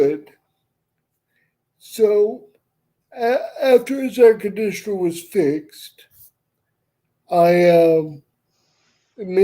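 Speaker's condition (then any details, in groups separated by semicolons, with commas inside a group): Cerebral palsy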